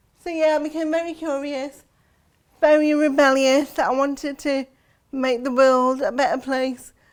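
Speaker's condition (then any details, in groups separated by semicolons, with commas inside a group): Cerebral palsy; since birth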